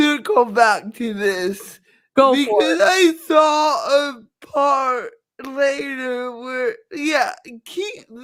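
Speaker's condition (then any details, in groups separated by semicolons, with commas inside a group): Cerebral palsy; talks funny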